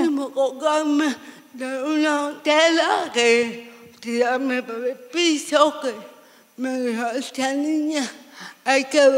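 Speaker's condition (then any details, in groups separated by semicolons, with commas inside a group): Severe cerebral palsy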